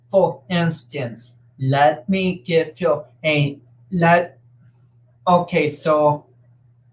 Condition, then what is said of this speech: Cerebral palsy. It affects my speech and coordination.